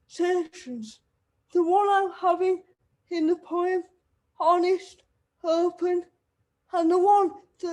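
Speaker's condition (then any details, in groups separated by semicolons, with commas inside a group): Cerebral palsy; wheelchair user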